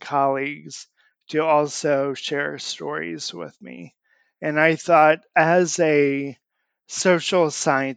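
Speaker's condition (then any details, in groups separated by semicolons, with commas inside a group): Amyotrophic lateral sclerosis; still able to speak, voice and message banking done for future speech loss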